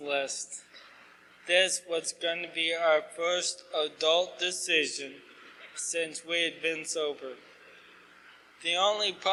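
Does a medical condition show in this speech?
Yes: ALS.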